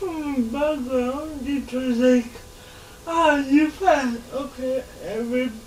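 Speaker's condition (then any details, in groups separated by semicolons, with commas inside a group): Cerebral palsy; since birth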